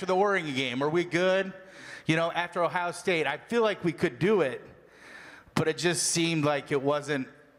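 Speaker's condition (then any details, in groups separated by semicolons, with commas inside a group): No condition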